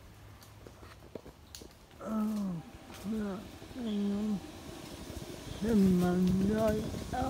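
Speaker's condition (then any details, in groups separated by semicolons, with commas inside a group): Cerebral palsy; spastic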